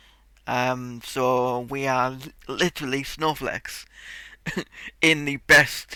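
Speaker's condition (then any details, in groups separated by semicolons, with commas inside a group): Cerebral palsy; tight muscles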